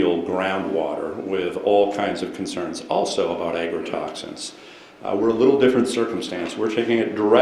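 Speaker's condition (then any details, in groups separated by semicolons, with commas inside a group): No condition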